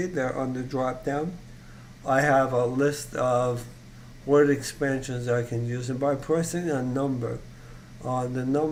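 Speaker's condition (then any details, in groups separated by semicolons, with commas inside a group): ALS; voice still fairly strong, voice banked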